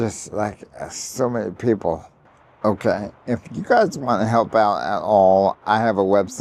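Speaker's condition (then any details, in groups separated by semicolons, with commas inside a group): ALS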